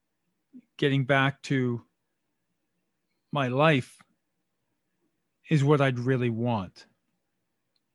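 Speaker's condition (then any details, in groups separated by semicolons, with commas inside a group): No condition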